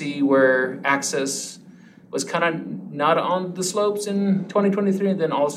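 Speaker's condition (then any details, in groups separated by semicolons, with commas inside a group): No condition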